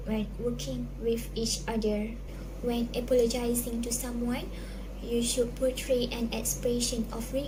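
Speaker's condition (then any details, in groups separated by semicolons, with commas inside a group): No condition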